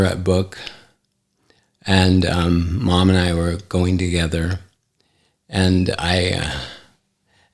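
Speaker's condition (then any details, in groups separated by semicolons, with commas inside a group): ALS; affects hand function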